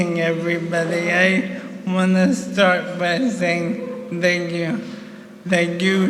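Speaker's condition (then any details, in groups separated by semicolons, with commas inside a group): ALS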